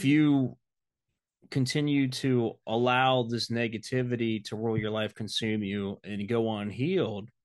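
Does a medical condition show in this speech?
No.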